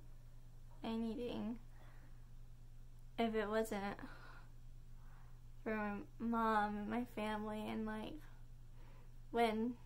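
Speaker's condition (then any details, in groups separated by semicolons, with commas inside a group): Cerebral palsy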